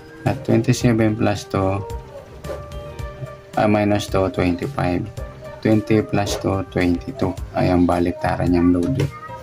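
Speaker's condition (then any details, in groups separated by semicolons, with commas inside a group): No condition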